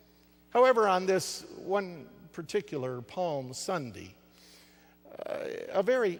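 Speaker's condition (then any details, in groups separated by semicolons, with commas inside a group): No condition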